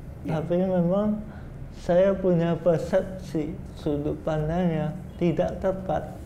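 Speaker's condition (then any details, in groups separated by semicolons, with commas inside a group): Cerebral palsy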